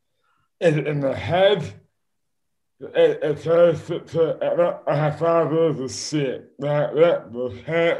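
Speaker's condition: Dystonia; neurological movement disorder, caused by repeated rugby concussions and head knocks, affects speech and hands; diagnosed at national neurological hospital London after five years undiagnosed, five days of testing; slurred speech as first symptom, hands later involuntarily affected

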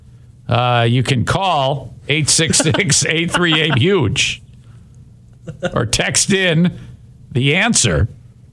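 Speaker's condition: No condition

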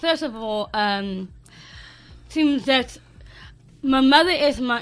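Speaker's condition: Down syndrome; since birth; adult

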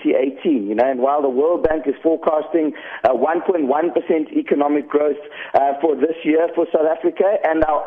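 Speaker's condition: No condition

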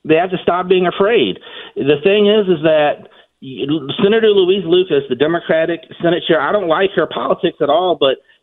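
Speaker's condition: No condition

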